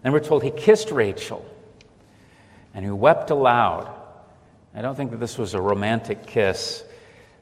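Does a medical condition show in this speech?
No.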